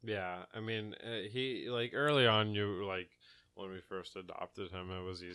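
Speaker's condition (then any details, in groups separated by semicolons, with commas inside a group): No condition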